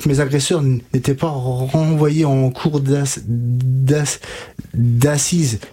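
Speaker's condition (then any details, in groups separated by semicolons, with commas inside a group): Stuttering; onset age 5-6, untreated in childhood, severe until 20, stuttering-specialist therapist Catherine Daubier, Nancy, from 20; age 33, about 28 years since onset, improved after years of therapy, uses fluency techniques; blocks and repetitions now, formerly blocked in every sentence, froze unable to read aloud; repeated sounds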